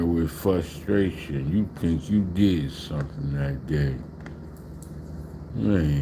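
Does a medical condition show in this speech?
Yes: slurred speech.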